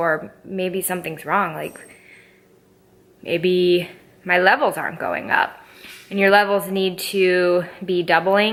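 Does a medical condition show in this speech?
No.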